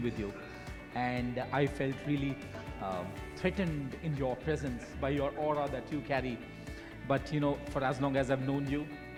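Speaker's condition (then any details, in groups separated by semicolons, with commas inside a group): No condition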